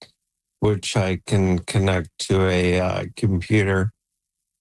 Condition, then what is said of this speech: ALS (motor neuron disease). Because as you can tell, my voice is going